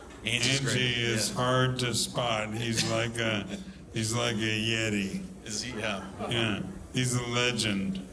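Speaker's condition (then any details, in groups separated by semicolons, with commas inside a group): ALS; almost three years since diagnosis, slow progression, balance and speed worsening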